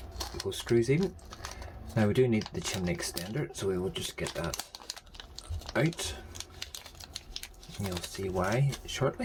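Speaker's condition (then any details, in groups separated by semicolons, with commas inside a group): No condition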